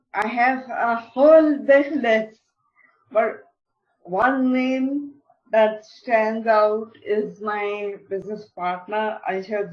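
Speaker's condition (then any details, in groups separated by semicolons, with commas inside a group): Cerebral palsy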